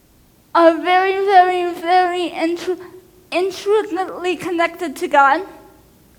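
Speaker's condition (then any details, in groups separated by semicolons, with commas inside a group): Cerebral palsy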